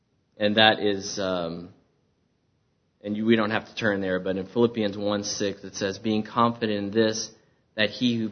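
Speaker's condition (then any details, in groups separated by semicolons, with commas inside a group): No condition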